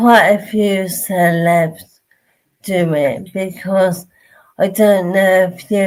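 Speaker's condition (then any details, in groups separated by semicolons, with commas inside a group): Motor neurone disease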